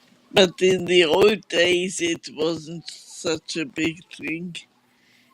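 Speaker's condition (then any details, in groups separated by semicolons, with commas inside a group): Multiple sclerosis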